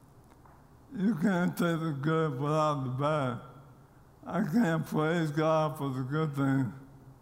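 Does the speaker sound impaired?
Yes: ALS; diagnosed during pro football career in Nashville after loss of strength, speed and weight; progressive, continuing to lose abilities, physically changed, seen crawling on stage, fears last public speech; losing ability to speak clearly, voice does not sound as expected.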